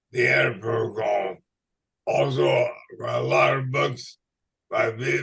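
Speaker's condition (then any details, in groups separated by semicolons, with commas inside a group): ALS/MND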